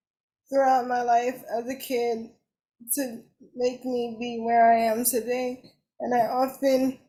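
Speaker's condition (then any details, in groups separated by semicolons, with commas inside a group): Cerebral palsy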